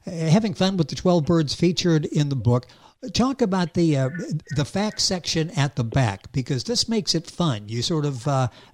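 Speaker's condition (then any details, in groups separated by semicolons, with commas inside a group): No condition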